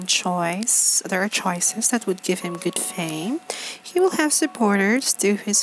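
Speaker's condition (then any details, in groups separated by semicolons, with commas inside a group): No condition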